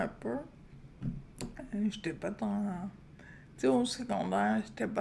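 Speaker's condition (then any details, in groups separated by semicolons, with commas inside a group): Friedreich's ataxia; degenerative neuromuscular disease; onset age 13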